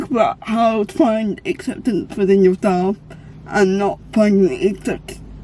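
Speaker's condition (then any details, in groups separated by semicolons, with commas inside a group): Cerebral palsy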